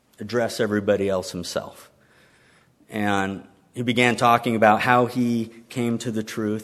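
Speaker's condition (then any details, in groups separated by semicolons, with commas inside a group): No condition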